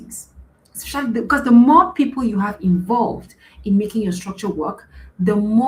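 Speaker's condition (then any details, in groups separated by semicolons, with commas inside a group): No condition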